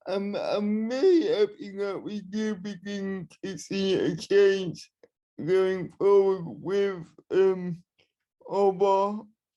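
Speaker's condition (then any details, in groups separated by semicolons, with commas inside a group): Cerebral palsy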